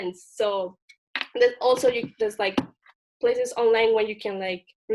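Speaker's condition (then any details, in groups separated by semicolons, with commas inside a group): No condition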